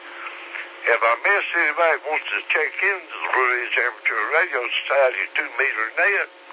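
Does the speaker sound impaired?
Yes: slurred speech; stroke 3 years ago.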